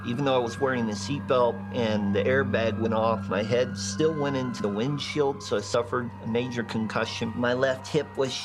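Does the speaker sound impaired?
Yes: bilateral cleft lip and palate; congenital, no roof of mouth, no upper lip, upper face unformed, many years of cosmetic and corrective surgery.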